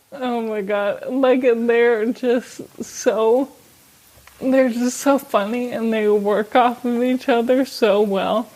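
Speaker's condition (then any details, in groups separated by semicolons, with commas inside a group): ALS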